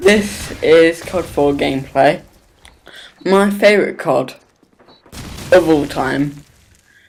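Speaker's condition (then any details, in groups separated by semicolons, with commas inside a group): Cerebral palsy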